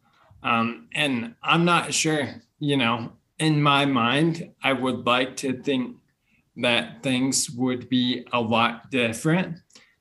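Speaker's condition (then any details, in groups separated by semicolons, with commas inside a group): Bulbar onset ALS; speech problems first, first diagnosed as tick-bite Lyme disease and infections, treated, then neurologist; diagnosed a few months ago, over a year after first symptoms, no cure or effective treatment; at first only after alcohol, later in everyday life, disease taking speaking away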